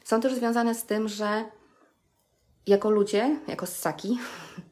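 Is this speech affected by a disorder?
No.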